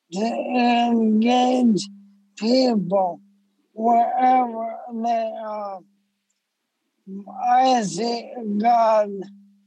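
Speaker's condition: ALS; speech affected, sped up in editing for intelligibility

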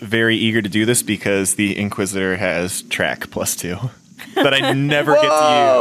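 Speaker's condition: No condition

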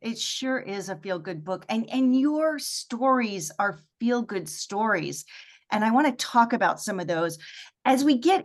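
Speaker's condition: No condition

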